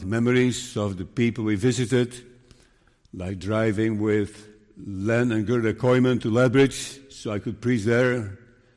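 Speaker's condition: Parkinson's disease; diagnosed 5 years ago

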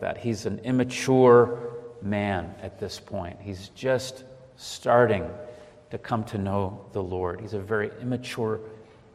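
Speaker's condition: No condition

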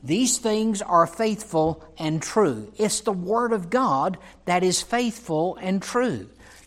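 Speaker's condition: No condition

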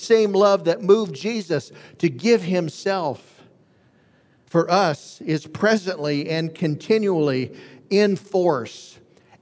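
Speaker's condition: No condition

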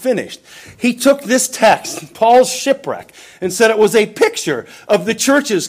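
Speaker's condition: No condition

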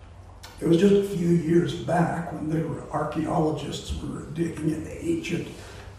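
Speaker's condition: Voice disorder; not contagious

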